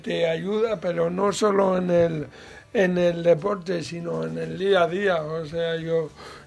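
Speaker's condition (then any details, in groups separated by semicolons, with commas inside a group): Cerebral palsy; mild, lesser degree of disability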